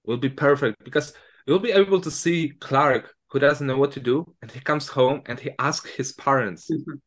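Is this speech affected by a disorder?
No.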